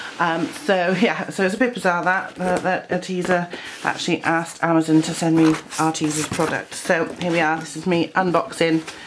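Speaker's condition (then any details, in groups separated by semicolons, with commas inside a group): No condition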